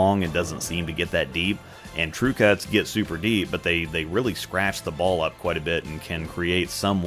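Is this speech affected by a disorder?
No.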